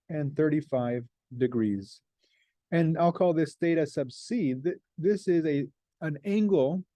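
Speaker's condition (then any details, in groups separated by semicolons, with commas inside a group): No condition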